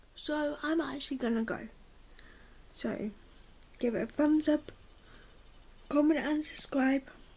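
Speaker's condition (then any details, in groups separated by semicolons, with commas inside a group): Cerebral palsy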